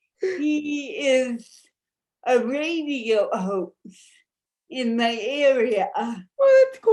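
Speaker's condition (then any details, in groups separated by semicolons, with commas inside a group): Cerebral palsy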